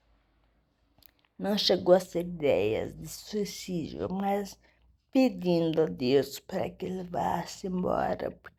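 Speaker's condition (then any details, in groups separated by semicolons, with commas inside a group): Cerebellar ataxia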